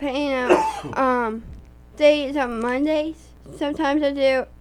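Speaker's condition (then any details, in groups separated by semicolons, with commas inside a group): Down syndrome; diagnosed after birth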